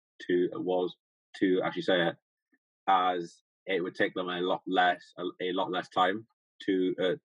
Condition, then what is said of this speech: Stuttering. As thinking back to like how I've gotten past my stutter, it's still a very much ongoing process.